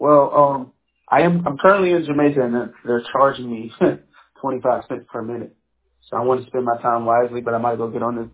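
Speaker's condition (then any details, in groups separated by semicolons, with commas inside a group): No condition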